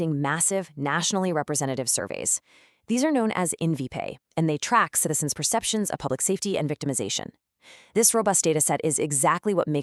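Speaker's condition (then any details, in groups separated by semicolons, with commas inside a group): No condition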